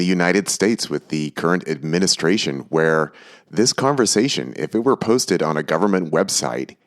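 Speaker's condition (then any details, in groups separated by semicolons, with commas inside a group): No condition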